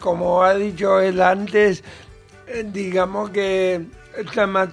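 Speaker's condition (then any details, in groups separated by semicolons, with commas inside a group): Cerebral palsy; present from birth, brain damage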